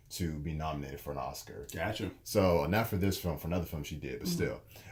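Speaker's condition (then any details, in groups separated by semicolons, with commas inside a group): No condition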